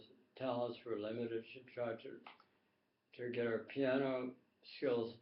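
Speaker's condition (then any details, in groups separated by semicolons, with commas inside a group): Tongue cancer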